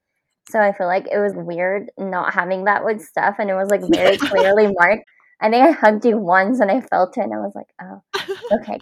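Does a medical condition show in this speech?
Yes: cleft palate; nose and teeth since childhood.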